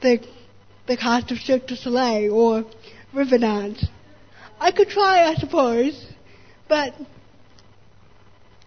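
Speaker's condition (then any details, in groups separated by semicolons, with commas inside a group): Spastic cerebral palsy; born 24 weeks premature, not from lack of oxygen, multiple corrective procedures, mixed success; muscular tiredness and weakness, fluctuating fatigue, subtle learning deficits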